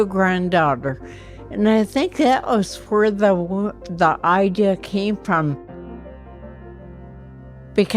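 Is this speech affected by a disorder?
Yes: ataxia; affects motor skills and voice; speaking problems over last couple of years.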